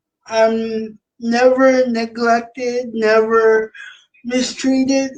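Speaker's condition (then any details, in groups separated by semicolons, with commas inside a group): Cerebral palsy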